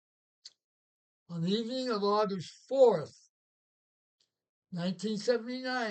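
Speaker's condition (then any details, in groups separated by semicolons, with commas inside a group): Parkinson's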